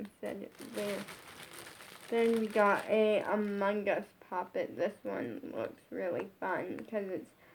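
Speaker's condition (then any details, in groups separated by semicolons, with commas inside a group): Brain injury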